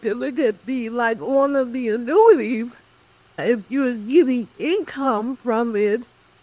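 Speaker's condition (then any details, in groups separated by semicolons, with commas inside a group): Cerebral palsy; speech affected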